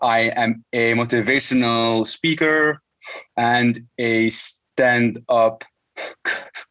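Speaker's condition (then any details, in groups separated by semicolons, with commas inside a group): Stuttering; lifelong stutter; still stutters; debilitating stutter, avoided speaking almost entirely for over 25 years; prolonged sounds, blocks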